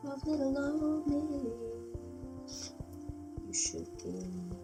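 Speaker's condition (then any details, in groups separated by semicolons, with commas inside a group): No condition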